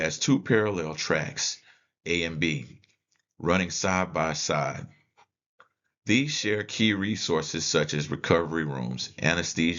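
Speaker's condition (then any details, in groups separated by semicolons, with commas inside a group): No condition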